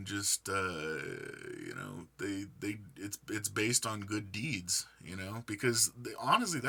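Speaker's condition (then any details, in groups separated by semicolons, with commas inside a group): No condition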